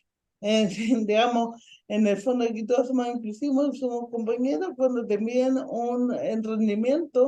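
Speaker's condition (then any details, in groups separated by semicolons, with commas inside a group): Ataxic cerebral palsy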